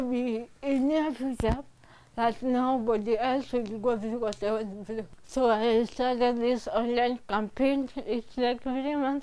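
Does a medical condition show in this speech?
Yes: cerebral palsy; from birth.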